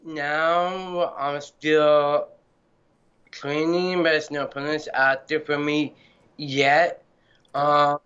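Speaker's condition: Down syndrome; man turning 30

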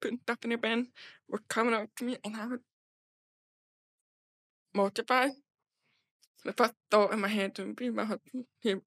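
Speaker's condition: Deafness; hearing loss

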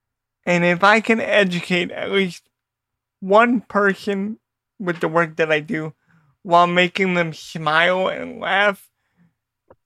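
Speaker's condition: Cerebral palsy; has had to adapt entire life

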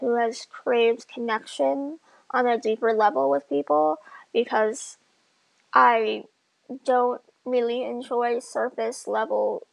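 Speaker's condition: Bilateral cleft lip and palate; from birth, very wide cleft of lip, nose and palate, quite a few repair surgeries

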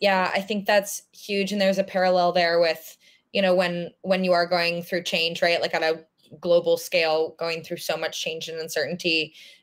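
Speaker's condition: No condition

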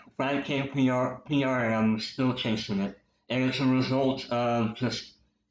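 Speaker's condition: Cleft lip and palate, popliteal pterygium syndrome

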